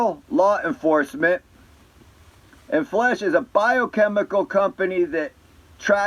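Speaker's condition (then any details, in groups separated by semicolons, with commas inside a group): No condition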